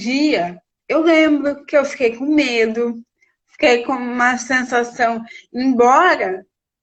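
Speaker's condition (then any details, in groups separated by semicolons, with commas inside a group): Cerebral palsy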